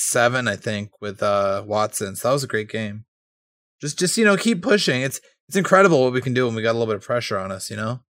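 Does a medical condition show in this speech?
No.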